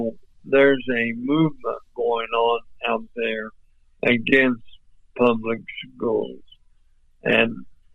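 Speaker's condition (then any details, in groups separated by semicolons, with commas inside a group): ALS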